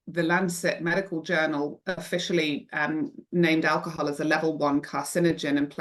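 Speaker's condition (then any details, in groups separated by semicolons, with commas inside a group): No condition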